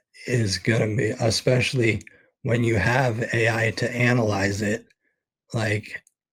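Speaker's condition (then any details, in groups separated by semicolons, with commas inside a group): ALS; expects to lose voice very soon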